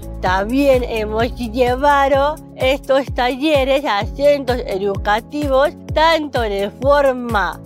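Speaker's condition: Down syndrome; intellectual disability; age 32

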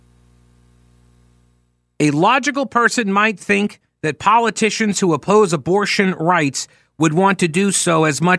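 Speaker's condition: No condition

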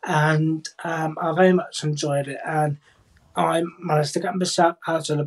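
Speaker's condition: Cerebral palsy, profound hearing loss; speaks clearly and well, no longer signs, most BSL forgotten

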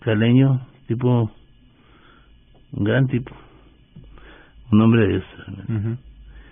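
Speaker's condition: Parkinson's disease; loss of strength

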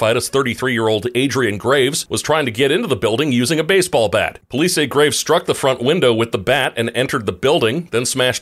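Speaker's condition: No condition

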